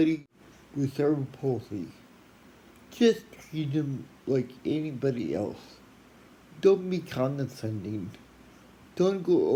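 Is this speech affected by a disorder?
Yes: athetoid cerebral palsy; speech, wheelchair.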